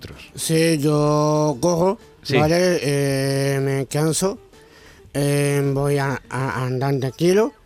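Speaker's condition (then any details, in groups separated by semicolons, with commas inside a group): Down syndrome; frequent hesitations and fillers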